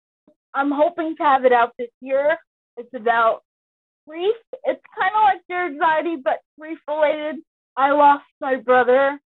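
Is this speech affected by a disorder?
Yes: cerebral palsy; born 26 weeks premature, amputee, full-time wheelchair user, intellectual disability, full-time and part-time aides.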